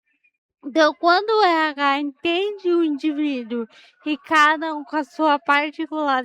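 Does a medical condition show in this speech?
Yes: cerebral palsy.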